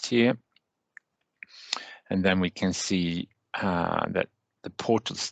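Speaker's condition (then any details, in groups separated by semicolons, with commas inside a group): No condition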